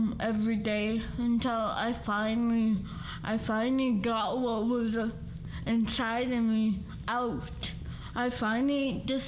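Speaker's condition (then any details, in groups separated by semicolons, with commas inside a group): Cerebral palsy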